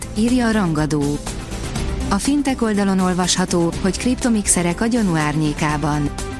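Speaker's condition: No condition

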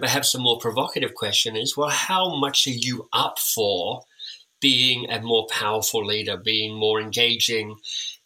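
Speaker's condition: Cleft lip and palate; orthodontic treatment

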